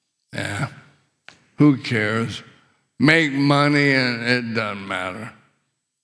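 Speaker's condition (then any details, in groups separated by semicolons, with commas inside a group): ALS; muscles falling apart throughout body, swallowing difficulty; struggles with swallowing, choked seriously on saliva, windpipe tightened, couldn't breathe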